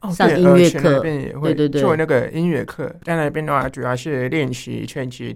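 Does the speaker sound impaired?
Yes: hearing loss; hearing loss from enlarged vestibular aqueduct, long auditory-speech training with therapist 蘇心怡 into junior high, electronic hearing device; occasional vertigo, now more stable, struggles to hear in class, classmates interpret or write, avoids phone work; articulation clear enough, too fast, speeds up and loses breath when absorbed, heavy nasality, mistaken for overseas student.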